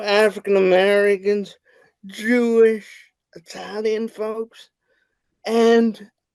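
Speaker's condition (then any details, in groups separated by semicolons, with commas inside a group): Cerebral palsy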